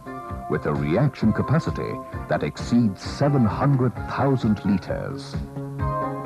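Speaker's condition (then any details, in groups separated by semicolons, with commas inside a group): No condition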